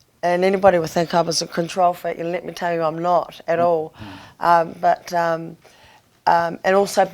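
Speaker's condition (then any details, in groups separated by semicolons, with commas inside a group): No condition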